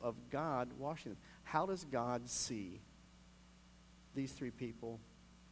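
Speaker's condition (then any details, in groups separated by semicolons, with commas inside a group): No condition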